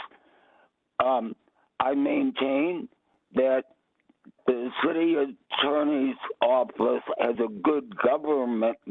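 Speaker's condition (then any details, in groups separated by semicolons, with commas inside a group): Vocal cord cancer; difficulty speaking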